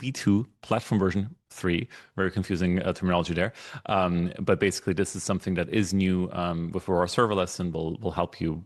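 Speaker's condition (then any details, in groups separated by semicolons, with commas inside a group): No condition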